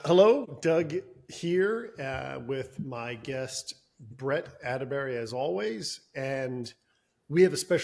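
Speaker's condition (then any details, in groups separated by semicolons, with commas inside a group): No condition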